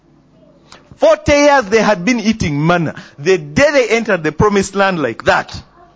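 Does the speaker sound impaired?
No.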